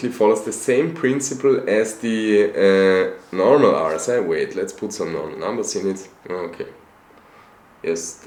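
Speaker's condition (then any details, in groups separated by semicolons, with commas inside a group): No condition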